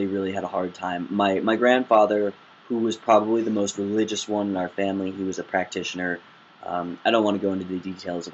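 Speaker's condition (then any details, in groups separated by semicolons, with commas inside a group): No condition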